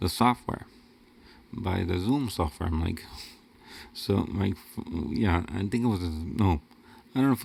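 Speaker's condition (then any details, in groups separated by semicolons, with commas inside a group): Cerebral palsy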